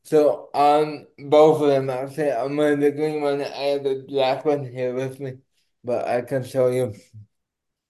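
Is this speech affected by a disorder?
Yes: cerebral palsy; not slurred, per host.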